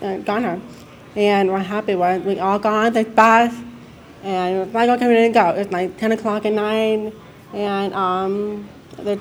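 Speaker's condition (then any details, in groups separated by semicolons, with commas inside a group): Deafness; mix of speech and sign growing up, signs with family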